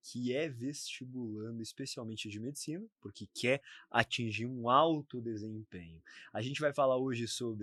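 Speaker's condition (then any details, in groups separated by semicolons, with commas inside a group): No condition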